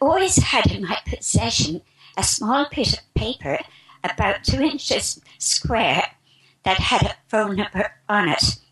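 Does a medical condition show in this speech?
Yes: spasmodic dysphonia; spasmodic dysphonia for past 3 years, described as strangulation of the esophagus; expects to speak perfectly in a few minutes, asks hosts for healing meanwhile.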